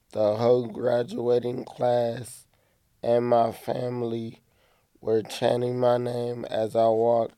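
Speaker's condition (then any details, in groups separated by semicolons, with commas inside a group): Cerebral palsy; physical and occupational therapy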